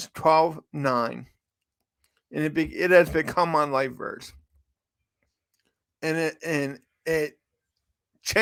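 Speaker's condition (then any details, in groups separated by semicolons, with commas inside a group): Cerebral palsy; from birth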